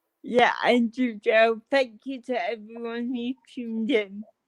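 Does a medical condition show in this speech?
Yes: cerebral palsy.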